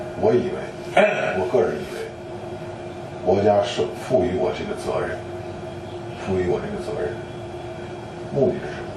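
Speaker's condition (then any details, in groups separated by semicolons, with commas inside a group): No condition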